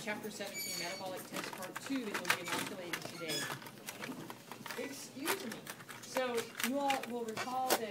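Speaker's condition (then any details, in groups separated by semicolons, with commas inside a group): No condition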